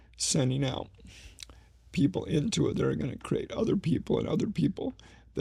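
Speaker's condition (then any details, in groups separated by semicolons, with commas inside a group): ALS; needs voice rest during conversation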